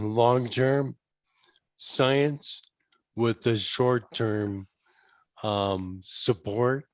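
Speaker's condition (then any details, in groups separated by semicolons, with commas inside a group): ALS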